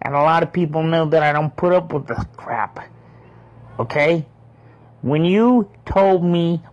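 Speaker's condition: Cerebral palsy; legal blindness

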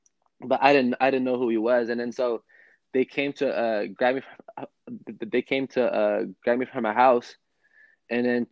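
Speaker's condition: Stutter; stutter since learning to talk, countless speech therapy sessions elementary through high school, never resolved; ongoing stutter when speaking; not when singing, therapy had words sung to Twinkle Little Star rhythm; repeated words, prolonged sounds

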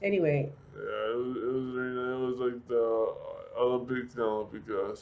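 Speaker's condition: Traumatic brain injury, severe; affects speech and balance, people think drunk

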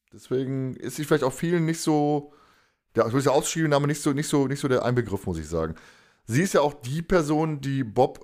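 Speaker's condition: No condition

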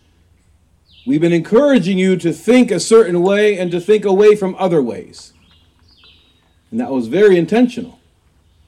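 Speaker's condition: No condition

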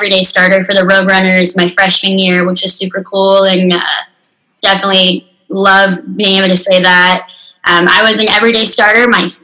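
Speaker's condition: Unilateral cleft lip and palate, severe; 23 surgeries by age 17

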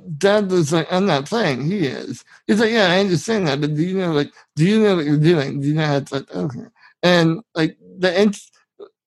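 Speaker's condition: Spinal muscular atrophy, severe; subtitles provided for guest's speech in video version

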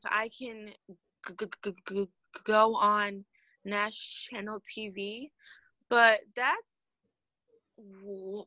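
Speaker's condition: Stuttering; long-standing stutter, years of speech therapy, severe stuttering and painful speeches in high school, not cured; two new techniques since The Steve Harvey Show, where Steve Harvey helped her speak fluently; less stuttering when unobserved, with close friends, or arguing, more when upset; repeated sounds, prolonged sounds, blocks

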